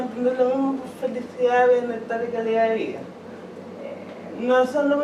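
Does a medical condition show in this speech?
Yes: cerebral palsy.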